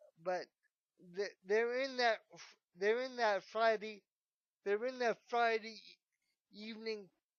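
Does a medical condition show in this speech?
Yes: cerebral palsy.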